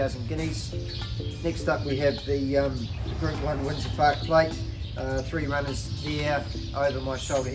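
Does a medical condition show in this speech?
No.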